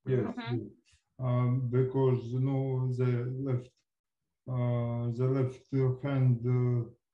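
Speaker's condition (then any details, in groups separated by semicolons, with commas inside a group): Cerebral palsy; from birth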